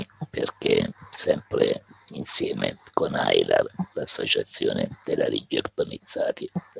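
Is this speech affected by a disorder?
Yes: laryngectomy; head and neck tumour.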